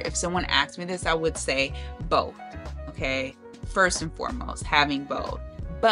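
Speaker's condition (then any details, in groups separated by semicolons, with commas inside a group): No condition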